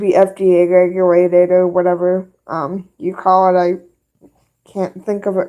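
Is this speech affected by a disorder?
Yes: cerebral palsy; both hands affected.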